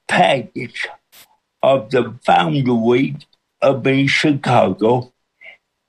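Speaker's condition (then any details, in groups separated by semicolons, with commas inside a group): Cerebral palsy with speech impediment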